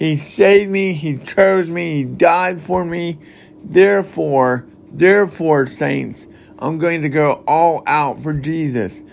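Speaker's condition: Cerebral palsy

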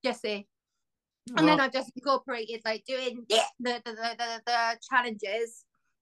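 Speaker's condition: Stammer; adult-onset stammer with tics, progressed over time; stammer always changing, shifting escape behaviours, formerly blew raspberries, worse with anxiety; repeated words

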